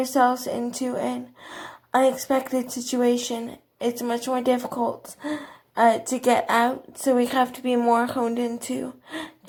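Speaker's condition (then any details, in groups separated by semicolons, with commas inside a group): Cerebral palsy, athetoid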